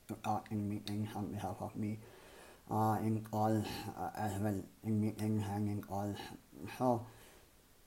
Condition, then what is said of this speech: Cleft palate. And uh, due to which over the years you develop uh, a very different way of uh, speaking,